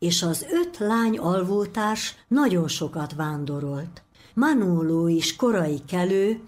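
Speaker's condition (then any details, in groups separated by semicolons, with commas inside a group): No condition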